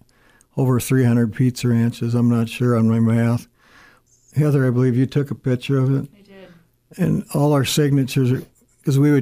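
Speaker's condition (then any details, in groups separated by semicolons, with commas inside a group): Parkinson's disease; uses walker, near-death experiences; stutters and stammers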